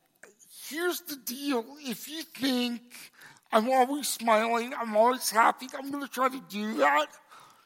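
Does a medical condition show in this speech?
Yes: cerebral palsy; congenital.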